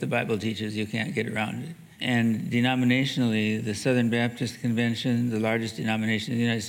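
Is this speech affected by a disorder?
Yes: Parkinson's disease; began with worse handwriting, fine motor trouble, mild left hand tremor, gait change; reduced voice volume, uses classroom microphone, dictates with naturally speaking software, not standard strong dopamine medication.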